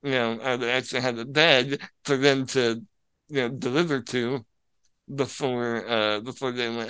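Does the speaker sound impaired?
Yes: spinal muscular atrophy; from birth, paralyzed neck down, full sensation, overnight breathing machine, hospital bed, wheelchair, parents as caregivers; controls computer with mouth, father usually assists at live play, cannot sit outside wheelchair, cannot fly; can be a little difficult to understand at times.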